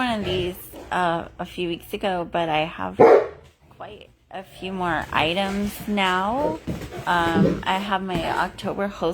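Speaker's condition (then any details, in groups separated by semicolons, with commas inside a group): No condition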